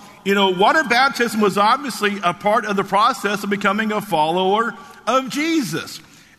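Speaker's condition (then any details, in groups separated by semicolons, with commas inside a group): No condition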